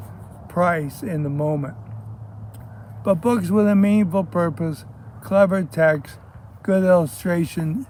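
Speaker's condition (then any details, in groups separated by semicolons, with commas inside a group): ALS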